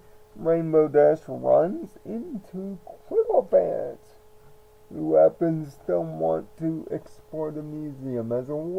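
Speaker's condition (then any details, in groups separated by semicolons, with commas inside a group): Cerebral palsy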